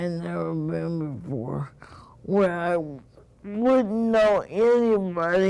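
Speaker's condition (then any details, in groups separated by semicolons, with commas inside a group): Cerebral palsy; present from birth, premature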